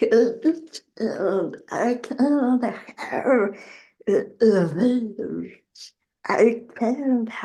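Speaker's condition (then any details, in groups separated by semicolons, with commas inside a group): Generalized dystonia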